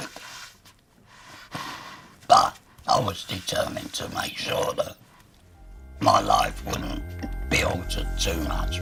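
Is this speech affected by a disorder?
Yes: head and neck cancer; after treatment; swallowing problems when eating, still not right weeks later.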